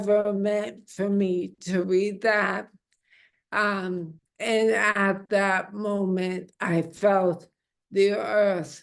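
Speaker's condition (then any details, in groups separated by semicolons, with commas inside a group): Amyotrophic lateral sclerosis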